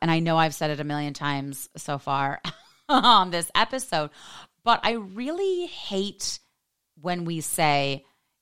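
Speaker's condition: No condition

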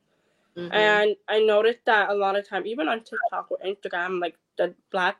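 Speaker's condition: Deafness, acquired at age four

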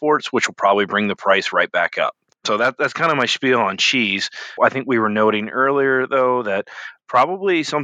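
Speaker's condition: No condition

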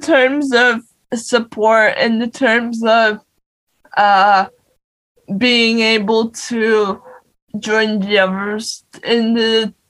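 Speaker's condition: Cerebral palsy; non-progressive, needs change over time

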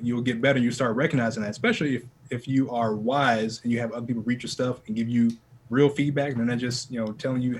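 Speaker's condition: No condition

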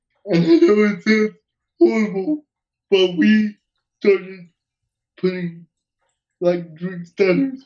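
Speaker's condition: Cerebral palsy; uses wheelchair, hearing intact

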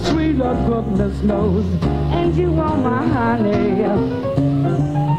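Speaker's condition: No condition

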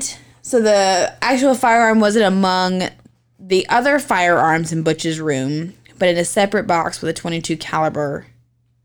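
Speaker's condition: No condition

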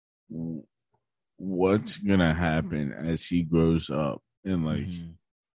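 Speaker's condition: Cerebral palsy; tight muscles

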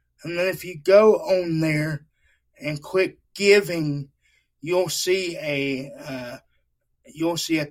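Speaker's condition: Cerebral palsy; wheelchair user

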